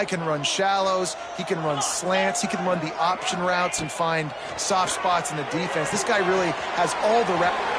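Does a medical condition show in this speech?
No.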